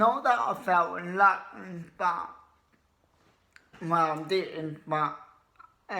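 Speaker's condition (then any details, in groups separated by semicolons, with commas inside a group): Cerebral palsy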